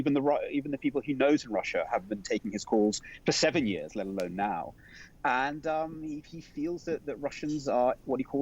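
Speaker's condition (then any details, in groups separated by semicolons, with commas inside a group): No condition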